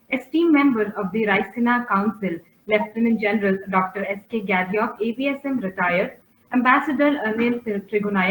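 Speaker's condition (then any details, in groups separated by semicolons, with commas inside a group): No condition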